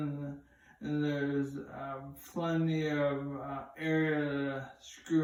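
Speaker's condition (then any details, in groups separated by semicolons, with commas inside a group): ALS; starting to lose voice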